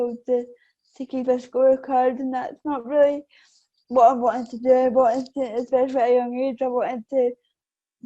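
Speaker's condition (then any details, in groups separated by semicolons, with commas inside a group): Cerebral palsy; affects balance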